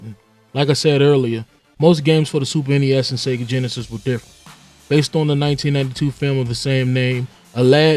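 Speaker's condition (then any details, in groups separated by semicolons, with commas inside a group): No condition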